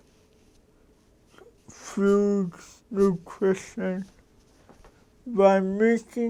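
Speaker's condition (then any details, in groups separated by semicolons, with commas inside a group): Cerebral palsy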